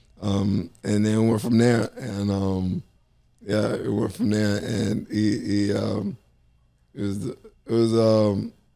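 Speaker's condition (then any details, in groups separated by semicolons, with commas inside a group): ALS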